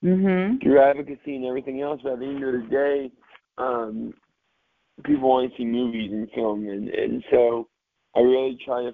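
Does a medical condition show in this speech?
Yes: cerebral palsy; mild cerebral palsy, diagnosed at age 3.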